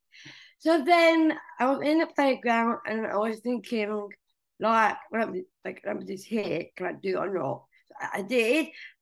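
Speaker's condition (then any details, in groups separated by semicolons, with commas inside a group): Down syndrome; present from birth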